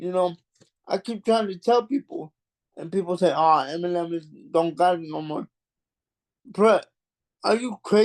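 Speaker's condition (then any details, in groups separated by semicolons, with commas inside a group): Cerebral palsy; mild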